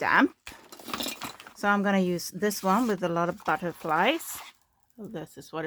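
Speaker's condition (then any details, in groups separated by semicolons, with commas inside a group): No condition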